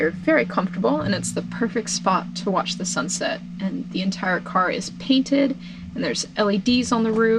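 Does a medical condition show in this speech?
No.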